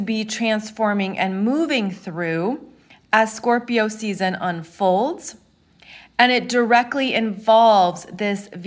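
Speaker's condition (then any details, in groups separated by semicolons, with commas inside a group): No condition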